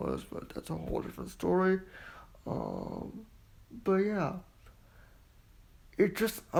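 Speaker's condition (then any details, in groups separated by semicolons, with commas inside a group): Quadriplegic cerebral palsy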